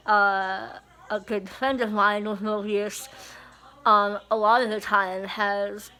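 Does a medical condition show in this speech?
Yes: Moebius syndrome.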